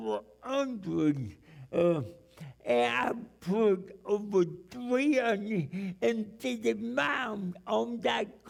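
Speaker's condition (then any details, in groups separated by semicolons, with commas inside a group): Cerebral palsy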